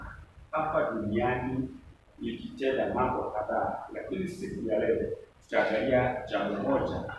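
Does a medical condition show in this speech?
No.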